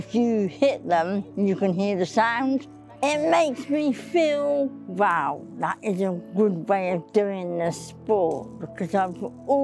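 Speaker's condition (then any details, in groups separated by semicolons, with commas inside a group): Cerebral palsy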